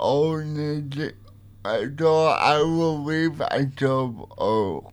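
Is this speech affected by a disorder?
Yes: cerebral palsy; uses light writer communication device; partly voiced, partly typed audio on light writer communication device.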